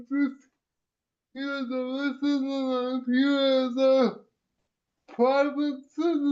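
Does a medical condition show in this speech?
Yes: cerebral palsy; limited use of the hands.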